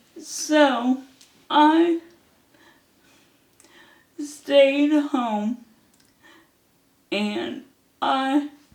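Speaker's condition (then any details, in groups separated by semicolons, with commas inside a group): ALS; hand onset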